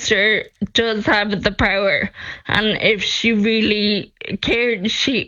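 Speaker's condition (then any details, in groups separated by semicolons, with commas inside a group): Friedreich's ataxia; diagnosed at age 12, progressive neurological decline, about 16 years since diagnosis; age 28, losing mobility, neurologically declining monthly, no treatment available; speech deteriorating, voice expected to be lost, voice banked over hours, synthetic voice app on phone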